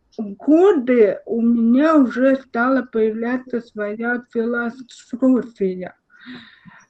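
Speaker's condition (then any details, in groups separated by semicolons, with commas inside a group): Cerebral palsy, spastic diplegia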